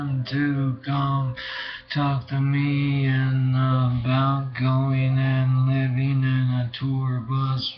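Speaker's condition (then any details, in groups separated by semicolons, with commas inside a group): Brain injury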